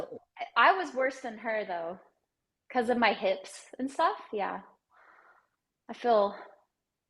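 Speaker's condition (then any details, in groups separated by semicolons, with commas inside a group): No condition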